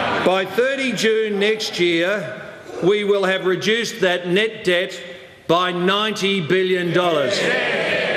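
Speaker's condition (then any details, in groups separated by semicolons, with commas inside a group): No condition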